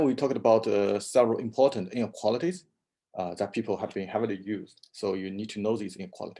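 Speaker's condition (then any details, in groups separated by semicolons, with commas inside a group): No condition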